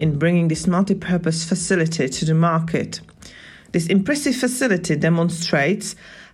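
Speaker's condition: No condition

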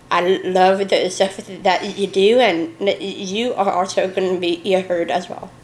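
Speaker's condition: Down syndrome; age 34

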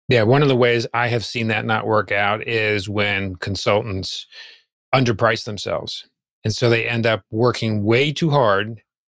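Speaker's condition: No condition

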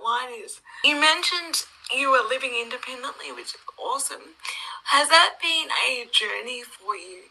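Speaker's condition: Cerebral palsy; present since childhood

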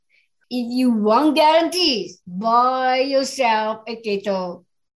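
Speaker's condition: Down syndrome; English is second language

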